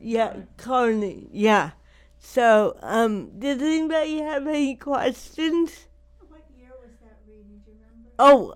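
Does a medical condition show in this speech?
Yes: cerebral palsy; not degenerative.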